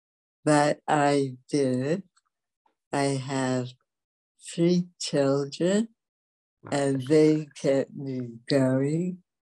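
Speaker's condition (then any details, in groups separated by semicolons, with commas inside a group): Dystonia; affects walking and speech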